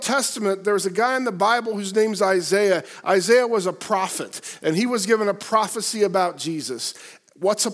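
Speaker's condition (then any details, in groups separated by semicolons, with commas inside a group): No condition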